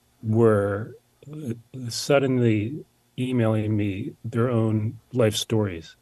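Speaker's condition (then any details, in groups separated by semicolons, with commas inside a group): Stutter; long hidden; still stutters, no cure; blocking, no stuttering when singing; prolonged sounds, blocks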